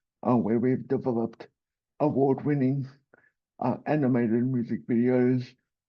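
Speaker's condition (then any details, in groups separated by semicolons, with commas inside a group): Cerebral palsy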